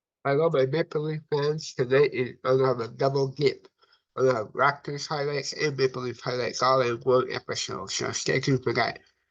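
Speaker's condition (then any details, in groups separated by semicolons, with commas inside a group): Cerebral palsy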